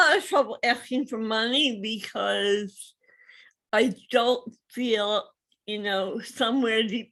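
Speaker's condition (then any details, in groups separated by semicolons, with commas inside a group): Cerebral palsy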